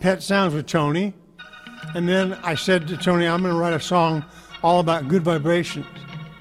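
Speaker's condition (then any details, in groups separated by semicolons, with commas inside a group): No condition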